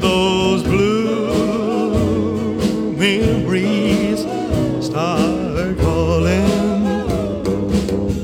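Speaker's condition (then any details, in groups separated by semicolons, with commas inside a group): No condition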